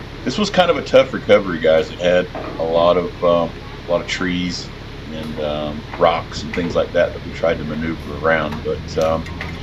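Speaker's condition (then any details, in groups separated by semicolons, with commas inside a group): No condition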